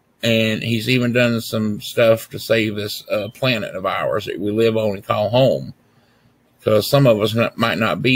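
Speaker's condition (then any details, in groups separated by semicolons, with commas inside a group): No condition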